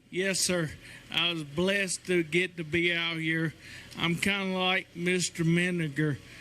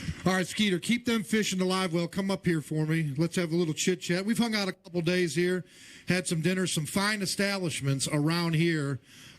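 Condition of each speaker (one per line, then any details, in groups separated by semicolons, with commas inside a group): Lou Gehrig's disease; diagnosed three weeks ago, low energy; slurred speech
No condition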